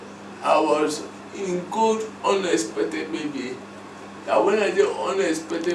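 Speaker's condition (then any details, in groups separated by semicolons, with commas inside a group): Cerebral palsy; speech brain area underdeveloped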